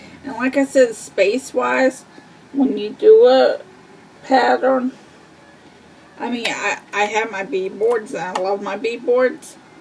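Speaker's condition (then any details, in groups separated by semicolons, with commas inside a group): Cerebral palsy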